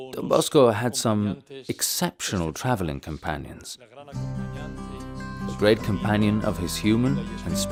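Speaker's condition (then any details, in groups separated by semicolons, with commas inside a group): No condition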